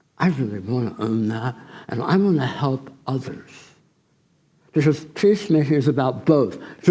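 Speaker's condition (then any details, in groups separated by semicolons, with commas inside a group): Tongue cancer surgery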